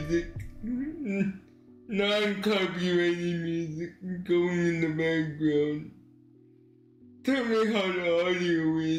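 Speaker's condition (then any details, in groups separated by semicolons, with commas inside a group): Cerebral palsy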